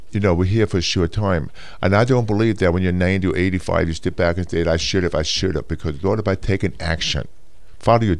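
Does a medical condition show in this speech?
Yes: hearing loss; congenital hearing loss, about 80%, two hearing aids whole life; cochlear implant about a year ago, improved clarity and hearing own speech; severe speech impediment from childhood, Mr. Universe interview in Geneva unusable, worked changing speaking and voice.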